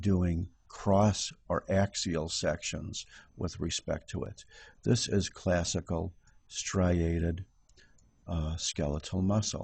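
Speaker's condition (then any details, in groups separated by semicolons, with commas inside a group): No condition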